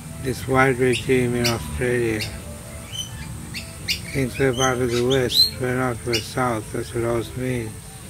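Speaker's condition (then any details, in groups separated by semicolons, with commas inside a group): Slurred speech from poisoning; hypersalivation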